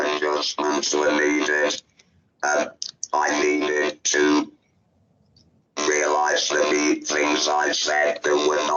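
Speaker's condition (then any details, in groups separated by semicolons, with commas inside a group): Laryngectomy; laryngectomy for larynx cancer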